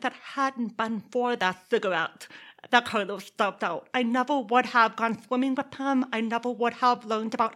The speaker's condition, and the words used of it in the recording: Deafness. She can read lips and yes, speak.